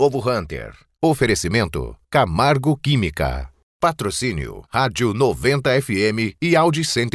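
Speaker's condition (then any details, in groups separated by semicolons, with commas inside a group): No condition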